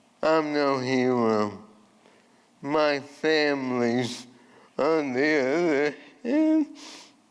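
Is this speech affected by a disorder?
Yes: ALS.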